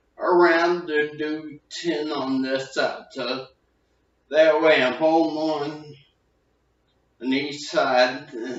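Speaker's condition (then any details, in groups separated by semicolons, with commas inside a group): Brain injury with dysarthria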